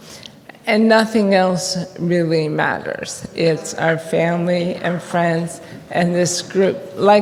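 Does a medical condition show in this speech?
Yes: ALS; onset in feet, then hands and body; seventh year since diagnosis, uses wheelchair.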